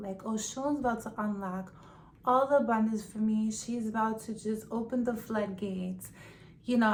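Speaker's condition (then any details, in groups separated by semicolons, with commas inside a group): No condition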